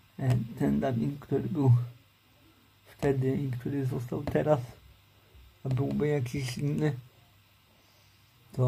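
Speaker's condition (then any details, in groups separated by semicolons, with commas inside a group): Cerebral palsy; uses wheelchair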